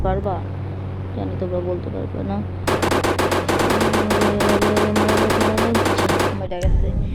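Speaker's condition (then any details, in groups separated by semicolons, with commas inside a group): No condition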